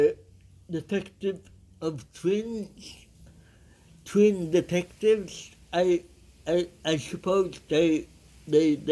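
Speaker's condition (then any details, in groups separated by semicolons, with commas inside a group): Cerebral palsy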